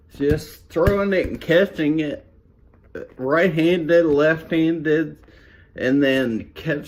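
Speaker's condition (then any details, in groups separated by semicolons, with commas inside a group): Brain injury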